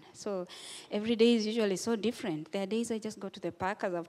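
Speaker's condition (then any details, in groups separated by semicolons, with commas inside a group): No condition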